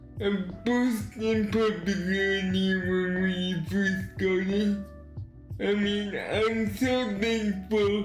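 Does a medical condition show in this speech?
Yes: cerebral palsy.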